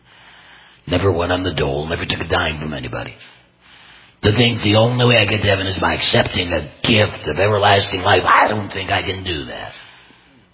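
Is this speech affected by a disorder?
Yes: total laryngectomy; complete laryngectomy for larynx cancer, voice prosthesis.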